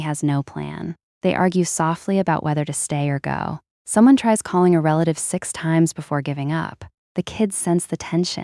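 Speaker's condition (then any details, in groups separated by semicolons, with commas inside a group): No condition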